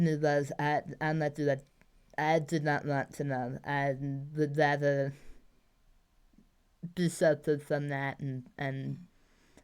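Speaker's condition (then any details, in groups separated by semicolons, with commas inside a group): Tongue cancer surgery; tongue cancer twice, flap surgery, neck dissection, no tongue tip; post surgery, chemo, immunotherapy, radiation, tongue tethered, oral prosthesis; speech greatly impaired, improved with exercises, tongue barely moves, swallowing rehab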